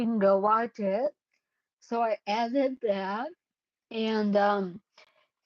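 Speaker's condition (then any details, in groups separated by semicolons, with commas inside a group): Cerebellar ataxia; caused by brain bleed, unsteady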